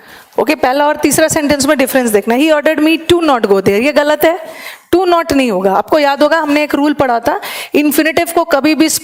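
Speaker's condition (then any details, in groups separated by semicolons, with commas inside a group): No condition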